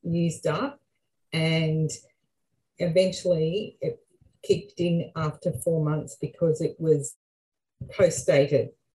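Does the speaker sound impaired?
Yes: aphasia; left middle cerebral artery clot stroke, PFO, clot-busting therapy, clot retrieval, right-sided paralysis at onset; reduced right hand function, fatigue, sensory overload, speech therapy and OT discharged, later NDIS funding; affects spoken and written language, word finding difficulty, trouble with numbers, unable to speak at onset.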